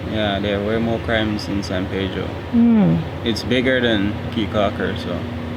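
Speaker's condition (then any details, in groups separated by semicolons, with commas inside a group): No condition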